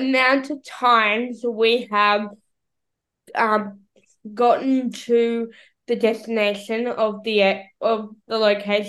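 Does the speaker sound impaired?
Yes: cerebral palsy; bilateral cochlear implants for hearing loss.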